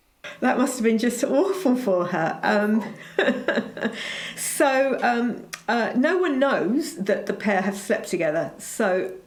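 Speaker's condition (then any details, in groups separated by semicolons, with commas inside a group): No condition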